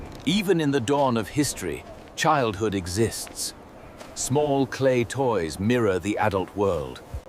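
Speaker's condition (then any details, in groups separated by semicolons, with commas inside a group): No condition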